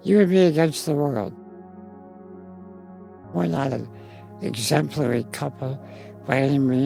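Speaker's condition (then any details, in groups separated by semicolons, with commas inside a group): Spinal muscular atrophy; congenital genetic progressive neuromuscular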